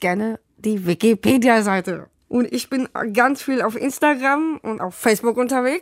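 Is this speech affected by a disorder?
Yes: Down syndrome; congenital, from birth, several diagnoses at birth, nearly 3 months in hospital after birth; 20 years old; cannot speak freely very well, read prepared question aloud at wahlkampfarena.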